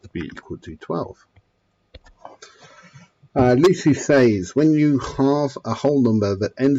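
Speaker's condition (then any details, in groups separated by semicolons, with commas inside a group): No condition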